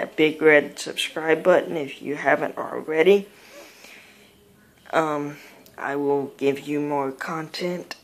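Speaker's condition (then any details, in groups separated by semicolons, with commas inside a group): Cerebral palsy, mild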